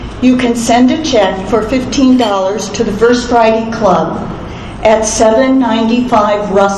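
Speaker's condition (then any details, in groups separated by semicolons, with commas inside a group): No condition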